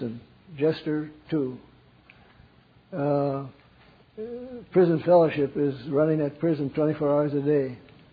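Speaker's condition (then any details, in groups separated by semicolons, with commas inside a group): Parkinson's; wakes up around 3 am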